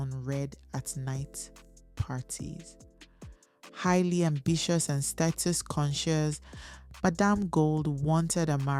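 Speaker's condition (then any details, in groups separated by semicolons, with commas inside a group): No condition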